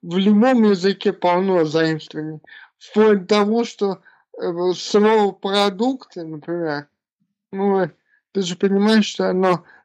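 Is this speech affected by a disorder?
Yes: cerebral palsy.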